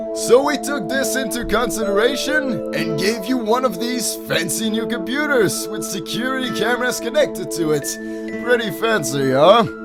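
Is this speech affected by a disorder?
No.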